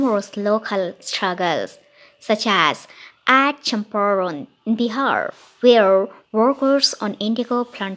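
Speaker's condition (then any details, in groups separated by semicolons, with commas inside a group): No condition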